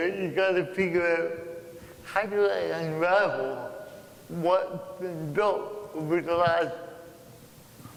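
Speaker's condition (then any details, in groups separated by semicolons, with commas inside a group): Cerebral palsy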